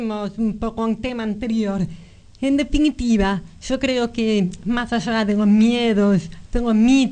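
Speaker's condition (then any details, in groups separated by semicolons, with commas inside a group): Profound congenital deafness; both ears from birth, detected about 15 months, lifelong hearing aids, bilateral cochlear implants, first at age 27; almost 35, about 8 years since first implant, second implant some years later; speech learned by lipreading and early reading, about 1.5 years rehabilitation to access words by ear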